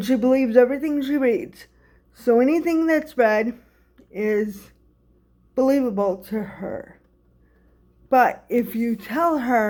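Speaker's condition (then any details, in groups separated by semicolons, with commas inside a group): Cerebral palsy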